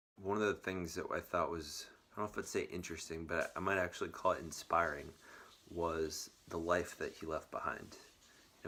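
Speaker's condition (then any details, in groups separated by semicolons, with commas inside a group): No condition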